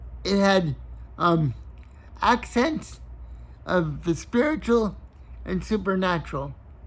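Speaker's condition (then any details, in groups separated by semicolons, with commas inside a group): Cerebral palsy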